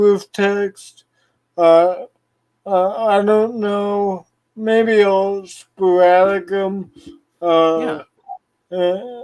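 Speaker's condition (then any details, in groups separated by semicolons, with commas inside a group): Cerebral palsy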